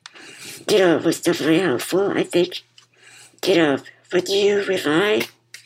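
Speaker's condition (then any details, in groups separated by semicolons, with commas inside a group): Muscular dystrophy; BiPAP machine audible while talking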